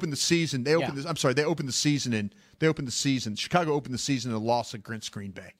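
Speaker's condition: No condition

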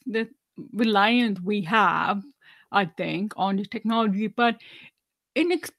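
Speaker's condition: Deafness, severe

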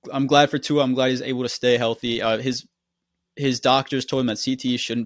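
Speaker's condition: No condition

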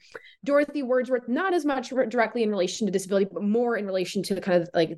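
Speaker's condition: No condition

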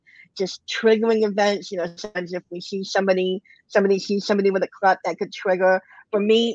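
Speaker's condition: Cleft lip and palate, bilateral

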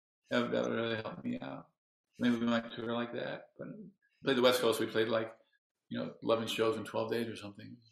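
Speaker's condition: Parkinson's disease; 19 years since

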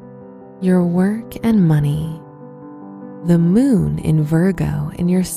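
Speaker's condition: No condition

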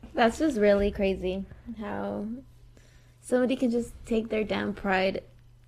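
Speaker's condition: No condition

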